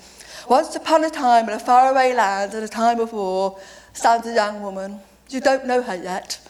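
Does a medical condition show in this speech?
Yes: deafness; deaf since age seven, lip reads, deaf family, sister lip-spoke television in childhood.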